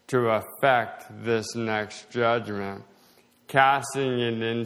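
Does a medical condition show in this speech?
Yes: slowed speech, swallowing problems; progressive condition, prayed for over 4 years, speech and swallowing affected; reading down about 30 words per minute last year, 50 over two years.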